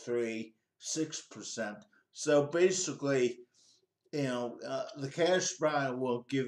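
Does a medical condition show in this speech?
Yes: cerebral palsy.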